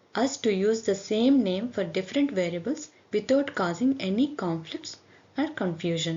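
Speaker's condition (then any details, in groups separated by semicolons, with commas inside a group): No condition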